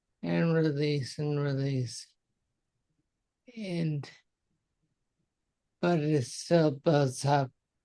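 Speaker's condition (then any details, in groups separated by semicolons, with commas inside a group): Multiple sclerosis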